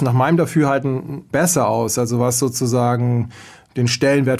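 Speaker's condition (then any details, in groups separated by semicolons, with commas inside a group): No condition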